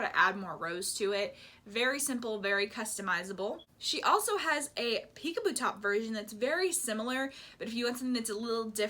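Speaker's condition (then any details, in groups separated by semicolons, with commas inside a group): No condition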